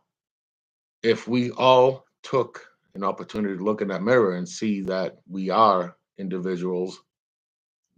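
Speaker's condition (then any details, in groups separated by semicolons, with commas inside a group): No condition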